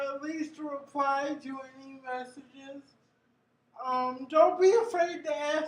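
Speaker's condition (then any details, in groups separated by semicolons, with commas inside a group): Cerebral palsy; brain injury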